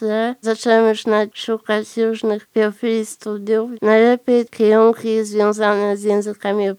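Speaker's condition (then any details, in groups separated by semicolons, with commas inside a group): Spinal muscular atrophy; type 1, genetic, wheelchair user, curvatures deforming body, cannot propel wheelchair by hand; age 17, progressing, cannot sit long in wheelchair, mostly lying, camp bed in class, home hospice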